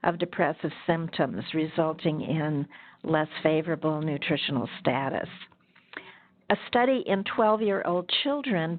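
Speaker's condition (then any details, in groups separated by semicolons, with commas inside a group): No condition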